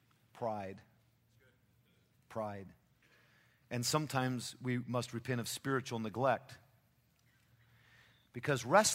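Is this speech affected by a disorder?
No.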